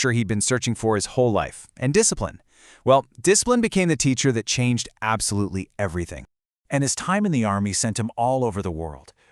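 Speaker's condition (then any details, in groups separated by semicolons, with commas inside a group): No condition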